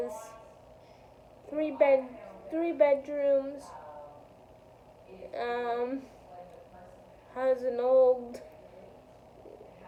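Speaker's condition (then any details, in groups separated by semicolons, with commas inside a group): Cerebral palsy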